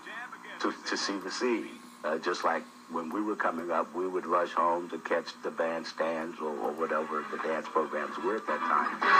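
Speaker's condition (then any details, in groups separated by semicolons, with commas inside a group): No condition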